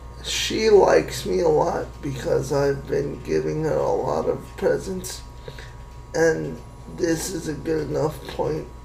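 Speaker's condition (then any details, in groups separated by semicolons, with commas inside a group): Cerebral palsy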